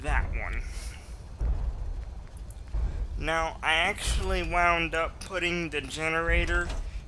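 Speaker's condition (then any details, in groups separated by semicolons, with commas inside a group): Cerebral palsy, mild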